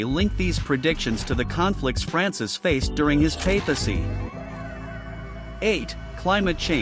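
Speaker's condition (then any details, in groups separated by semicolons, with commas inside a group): No condition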